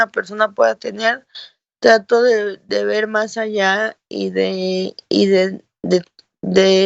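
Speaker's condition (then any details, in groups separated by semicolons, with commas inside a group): Cerebral palsy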